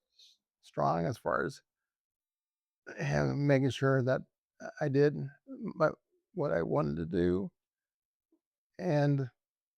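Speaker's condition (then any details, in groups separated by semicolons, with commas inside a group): ALS; genetic form; tofersen spinal injections, walking aids, breathing equipment, speech therapy; voice still present, voice banked, attends speech therapy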